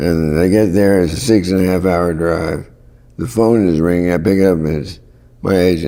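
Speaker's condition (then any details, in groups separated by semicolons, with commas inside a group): Parkinson's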